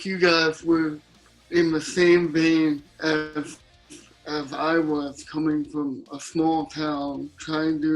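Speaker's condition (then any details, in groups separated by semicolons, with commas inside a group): Cerebral palsy; paralyzed left hand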